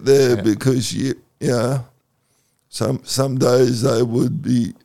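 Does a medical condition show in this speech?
Yes: cerebral palsy; second COVID vaccine dose.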